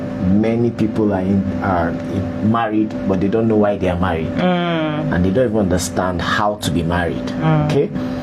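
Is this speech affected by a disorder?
No.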